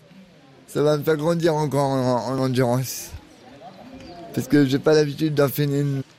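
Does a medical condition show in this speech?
Yes: cerebral palsy; cerebral palsy from extreme prematurity, born at 6 months, twin pregnancy, neuromotor brain cells damaged; six personal care assistants in turn around the clock, body coping with nine-day ride.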